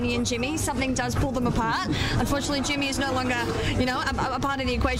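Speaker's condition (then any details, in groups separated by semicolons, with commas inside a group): Cleft palate; unable to swallow or sing as a child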